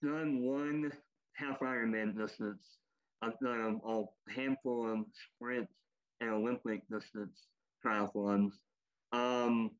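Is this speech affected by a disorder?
Yes: cleft lip and palate; congenital cleft lip and palate, popliteal pterygium syndrome, genetic disorder, malformed legs, knee arthritis, amputation.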